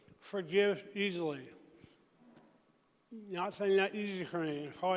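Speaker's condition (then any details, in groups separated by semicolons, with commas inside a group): Traumatic brain injury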